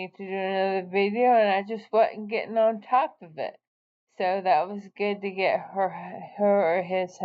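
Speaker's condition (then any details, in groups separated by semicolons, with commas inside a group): ALS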